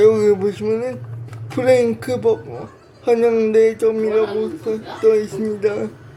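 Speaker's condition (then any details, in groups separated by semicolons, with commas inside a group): Brain lesion disability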